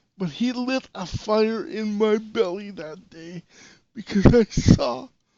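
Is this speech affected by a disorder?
Yes: cerebral palsy; power wheelchair user.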